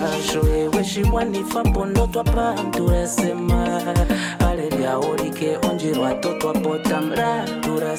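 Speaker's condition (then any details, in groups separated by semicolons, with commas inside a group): No condition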